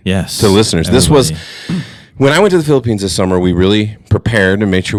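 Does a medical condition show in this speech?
No.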